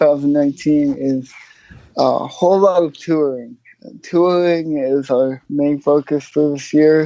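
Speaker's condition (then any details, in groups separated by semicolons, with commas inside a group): Cerebral palsy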